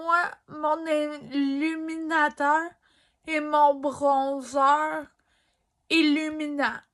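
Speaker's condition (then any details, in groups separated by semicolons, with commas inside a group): Ataxia; degenerative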